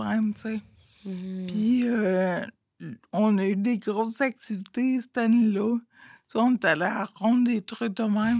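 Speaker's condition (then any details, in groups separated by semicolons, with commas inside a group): Friedreich's ataxia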